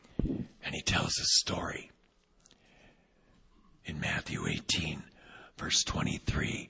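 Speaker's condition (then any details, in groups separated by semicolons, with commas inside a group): Vocal cord paralysis, unilateral; voice not yet back, audibly affected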